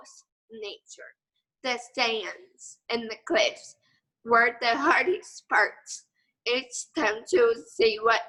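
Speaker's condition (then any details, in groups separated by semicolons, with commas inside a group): Cerebral palsy; hard to talk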